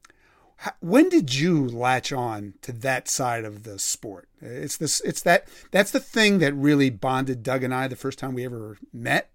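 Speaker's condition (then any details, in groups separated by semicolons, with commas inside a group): No condition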